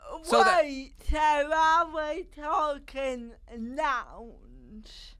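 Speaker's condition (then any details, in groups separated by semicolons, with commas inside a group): Cerebral palsy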